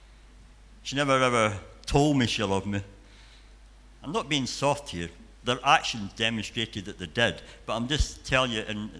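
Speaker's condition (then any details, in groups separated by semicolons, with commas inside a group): Cleft palate and cleft lip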